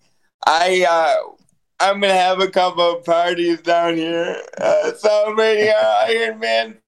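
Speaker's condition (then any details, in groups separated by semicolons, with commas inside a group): Cerebral palsy; congenital, born prematurely at 29 weeks, diagnosed within weeks, brain-muscle disconnect, worse lower in body, walks with walker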